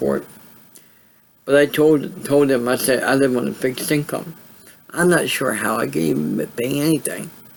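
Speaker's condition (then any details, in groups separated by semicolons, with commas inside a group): Cerebral palsy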